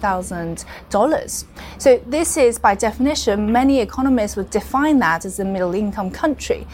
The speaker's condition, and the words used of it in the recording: No condition.